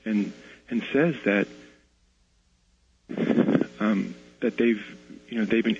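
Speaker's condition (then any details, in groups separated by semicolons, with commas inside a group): Stutter; stutters at times; repeated words, prolonged sounds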